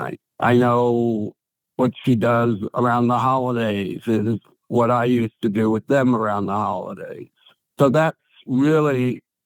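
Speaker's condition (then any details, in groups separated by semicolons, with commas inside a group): ALS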